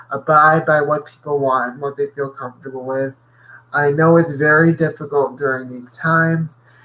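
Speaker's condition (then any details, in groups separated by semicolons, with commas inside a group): Cerebral palsy; cannot talk today due to tight muscles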